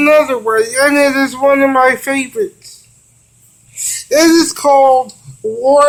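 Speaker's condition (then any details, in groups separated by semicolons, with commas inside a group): Cerebral palsy; from birth; physical therapy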